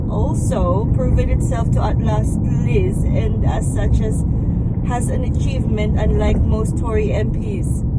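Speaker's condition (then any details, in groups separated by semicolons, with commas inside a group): No condition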